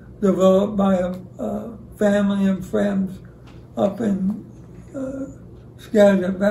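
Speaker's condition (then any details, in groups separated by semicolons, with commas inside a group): ALS; about 25 years since diagnosis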